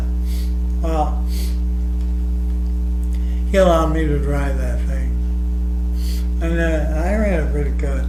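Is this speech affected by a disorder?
Yes: ALS.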